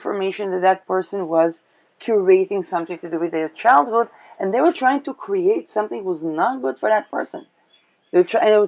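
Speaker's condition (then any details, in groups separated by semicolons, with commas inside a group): No condition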